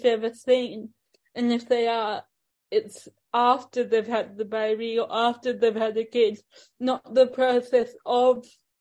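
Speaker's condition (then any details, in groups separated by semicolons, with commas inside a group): Ataxic cerebral palsy; ambulant wheelchair user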